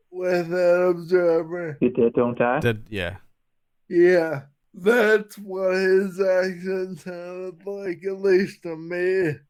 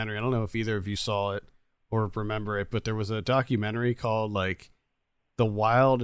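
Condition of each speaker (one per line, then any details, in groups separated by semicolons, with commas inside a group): Friedreich's ataxia; physical therapy
No condition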